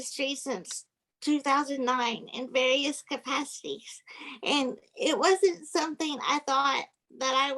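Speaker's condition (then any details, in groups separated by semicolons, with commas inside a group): Cerebral palsy; physical disability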